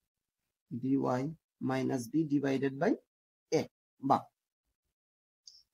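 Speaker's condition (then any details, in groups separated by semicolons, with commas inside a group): No condition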